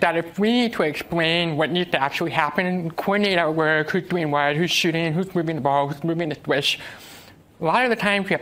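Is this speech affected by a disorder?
Yes: deafness; cannot follow game voice chat or spoken cues amid noise.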